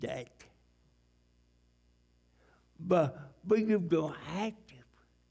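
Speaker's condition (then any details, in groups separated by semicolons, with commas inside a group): Cerebral palsy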